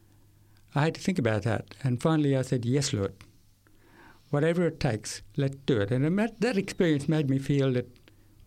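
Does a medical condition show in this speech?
Yes: severe to profound hearing loss; acquired at age 8 from meningitis, Queensland country town, one ear completely destroyed, left ear severe to profound.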